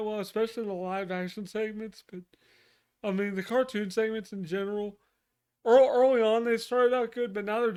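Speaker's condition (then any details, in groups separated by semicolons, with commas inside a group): Cerebral palsy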